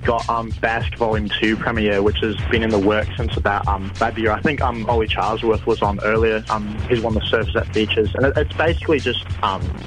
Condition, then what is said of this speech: None; typical speech.